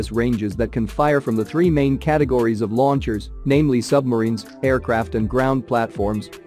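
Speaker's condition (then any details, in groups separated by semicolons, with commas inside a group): No condition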